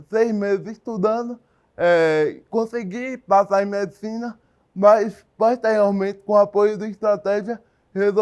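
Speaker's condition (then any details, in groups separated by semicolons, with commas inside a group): Cerebral palsy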